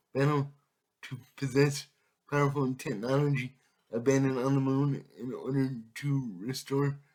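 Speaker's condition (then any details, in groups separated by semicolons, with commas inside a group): Cerebral palsy; able to speak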